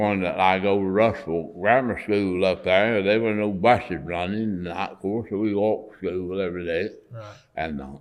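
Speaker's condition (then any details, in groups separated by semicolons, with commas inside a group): Parkinson's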